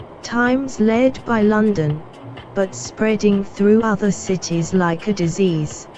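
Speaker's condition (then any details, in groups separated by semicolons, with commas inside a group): No condition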